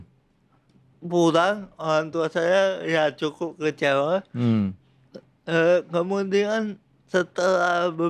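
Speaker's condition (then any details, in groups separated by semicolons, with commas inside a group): Cerebral palsy; from birth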